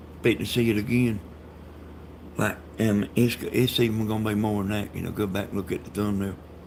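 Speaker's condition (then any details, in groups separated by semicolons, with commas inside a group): Brain bleed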